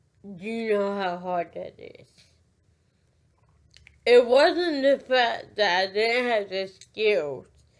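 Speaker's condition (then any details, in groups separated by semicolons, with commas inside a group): Cerebral palsy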